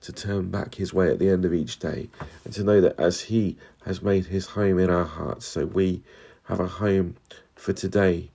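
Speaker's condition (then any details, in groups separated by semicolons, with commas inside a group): No condition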